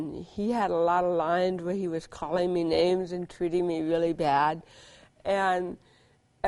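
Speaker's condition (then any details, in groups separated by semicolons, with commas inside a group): Cerebral palsy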